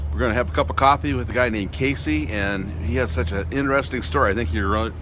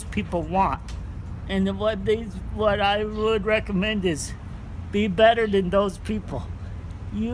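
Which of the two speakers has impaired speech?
The second: cerebral palsy.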